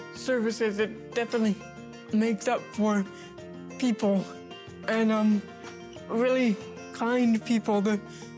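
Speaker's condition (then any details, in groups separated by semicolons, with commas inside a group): Cerebral palsy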